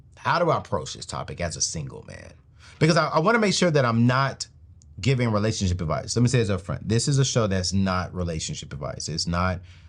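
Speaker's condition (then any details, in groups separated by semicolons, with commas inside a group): No condition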